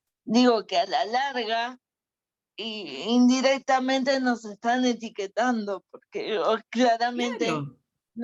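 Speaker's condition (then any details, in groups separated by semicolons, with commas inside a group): Cerebral palsy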